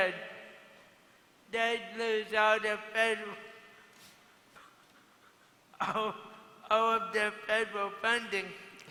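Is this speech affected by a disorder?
Yes: cerebral palsy.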